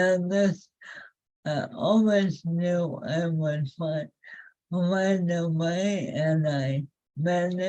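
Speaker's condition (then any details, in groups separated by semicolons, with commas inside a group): ALS; face improved, feet move faster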